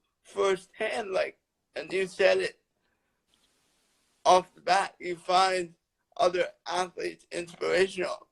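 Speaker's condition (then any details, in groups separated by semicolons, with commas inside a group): Cerebral palsy; lifelong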